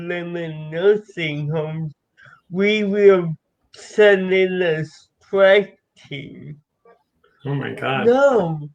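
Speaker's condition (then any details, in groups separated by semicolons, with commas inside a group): Cerebral palsy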